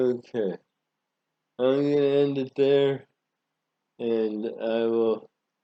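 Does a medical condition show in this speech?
Yes: Parkinson's disease.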